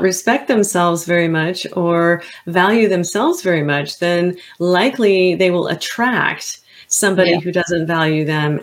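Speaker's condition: No condition

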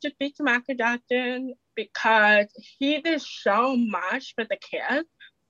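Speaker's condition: Deafness, acquired at age 4 after ear infection; speech therapist from age six to grade five

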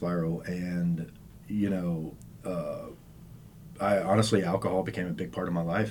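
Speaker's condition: No condition

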